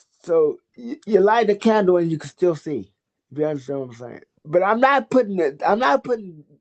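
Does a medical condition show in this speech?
Yes: cerebral palsy.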